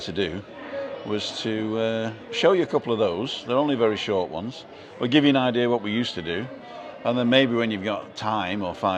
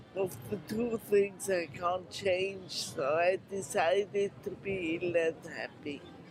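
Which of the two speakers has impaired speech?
The second: multiple sclerosis; worsening over 17 years; voice much deeper and slower.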